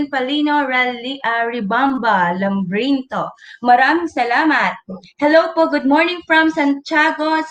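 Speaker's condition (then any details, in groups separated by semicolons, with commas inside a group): No condition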